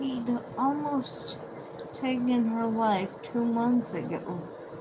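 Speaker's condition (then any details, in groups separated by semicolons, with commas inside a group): Cerebral palsy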